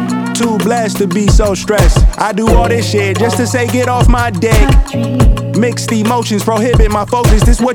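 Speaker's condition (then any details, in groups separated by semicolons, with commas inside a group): No condition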